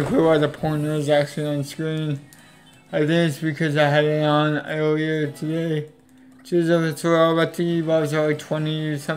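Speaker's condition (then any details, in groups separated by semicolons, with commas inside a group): Cerebral palsy; affects legs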